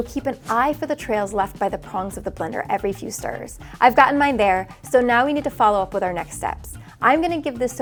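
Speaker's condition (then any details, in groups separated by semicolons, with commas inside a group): No condition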